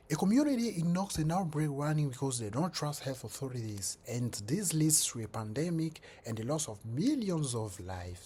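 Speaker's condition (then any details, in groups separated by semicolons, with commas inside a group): No condition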